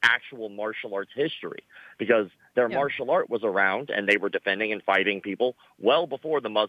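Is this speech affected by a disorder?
Yes: cleft lip and palate; born with cleft lip and palate, many surgeries as a child, facial scars.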